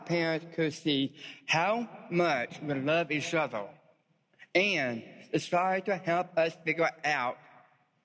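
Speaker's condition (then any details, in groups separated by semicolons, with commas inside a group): Down syndrome; diagnosed at birth; host urges listeners to listen closely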